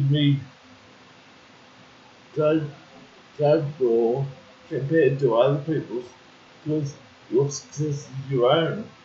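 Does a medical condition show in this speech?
Yes: cerebral palsy; uses wheelchair.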